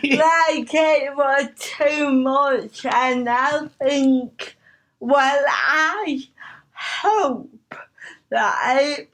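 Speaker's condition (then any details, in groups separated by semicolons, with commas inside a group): Cerebral palsy; talks a bit slower than others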